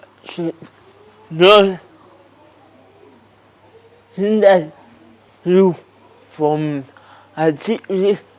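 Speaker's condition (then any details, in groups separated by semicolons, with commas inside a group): Cerebral palsy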